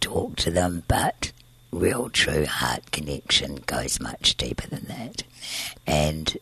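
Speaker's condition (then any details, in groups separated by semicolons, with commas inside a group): Tracheostomy and scarred vocal cord, laryngeal cysts, surgical vocal cord scarring; used voice machine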